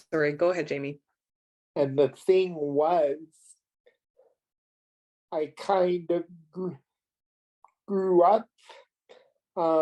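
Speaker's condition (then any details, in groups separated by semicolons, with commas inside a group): Cerebral palsy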